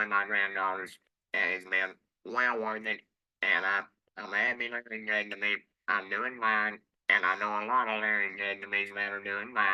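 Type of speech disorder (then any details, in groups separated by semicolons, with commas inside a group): Electrolarynx speech; laryngectomy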